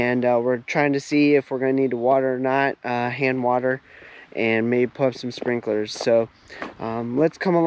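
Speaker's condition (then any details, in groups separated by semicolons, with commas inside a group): No condition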